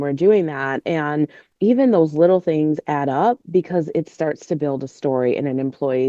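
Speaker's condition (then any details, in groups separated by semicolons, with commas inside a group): No condition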